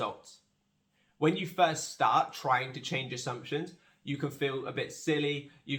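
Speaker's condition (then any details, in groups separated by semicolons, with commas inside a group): No condition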